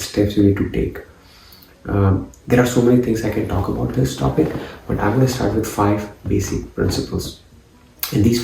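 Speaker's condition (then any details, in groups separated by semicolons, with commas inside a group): No condition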